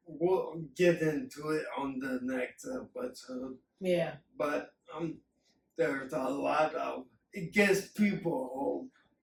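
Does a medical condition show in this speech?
Yes: acquired and hereditary ataxia.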